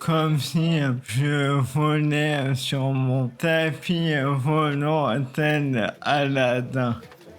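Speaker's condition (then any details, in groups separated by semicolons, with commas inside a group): ALS (maladie de Charcot); uses wheelchair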